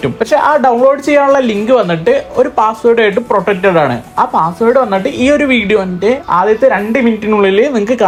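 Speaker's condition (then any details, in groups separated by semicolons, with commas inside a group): No condition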